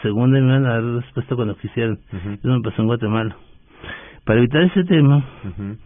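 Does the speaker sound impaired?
Yes: Parkinson's disease; stooped posture at times, loss of strength, walking, running and tennis prescribed by neurologist; voice sometimes trembles, sometimes understood, sometimes not understood at all.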